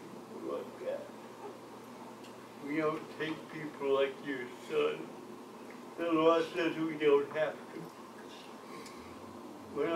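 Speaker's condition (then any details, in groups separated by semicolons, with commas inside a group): Cerebral palsy; from birth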